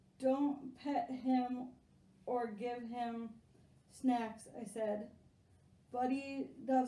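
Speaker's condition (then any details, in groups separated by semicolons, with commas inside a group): Spastic quadriplegic cerebral palsy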